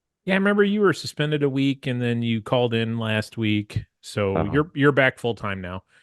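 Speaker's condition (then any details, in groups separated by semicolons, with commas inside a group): No condition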